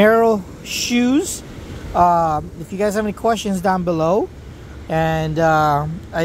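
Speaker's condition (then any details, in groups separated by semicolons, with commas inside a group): No condition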